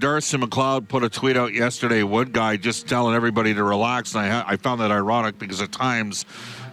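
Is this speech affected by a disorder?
No.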